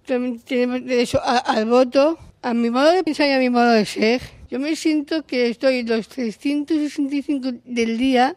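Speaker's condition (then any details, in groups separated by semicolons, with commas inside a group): Down syndrome; genetic disorder, aged 35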